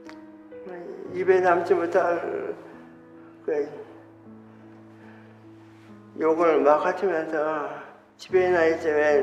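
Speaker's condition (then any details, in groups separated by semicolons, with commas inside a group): Brain lesion disability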